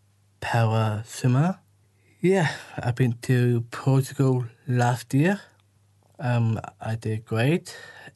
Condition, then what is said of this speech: Down syndrome. I can't always find the right words, which can be frustrated.